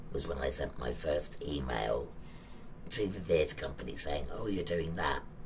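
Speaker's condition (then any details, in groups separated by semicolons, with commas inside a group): Laryngectomy; breathes through neck, presses valve to speak, swallowing trouble, mucus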